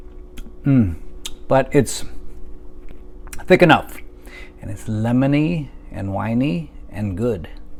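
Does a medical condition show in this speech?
No.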